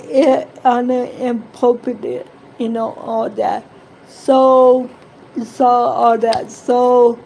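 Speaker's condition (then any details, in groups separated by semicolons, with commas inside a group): Cerebral palsy; present from birth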